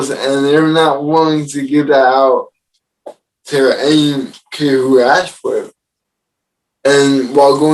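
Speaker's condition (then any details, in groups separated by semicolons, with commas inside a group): Cerebral palsy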